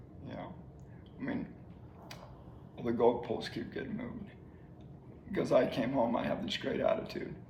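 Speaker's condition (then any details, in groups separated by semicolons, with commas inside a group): ALS; slowly progressing ALS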